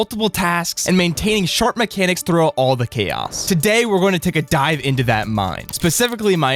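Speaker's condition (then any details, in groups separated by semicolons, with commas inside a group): No condition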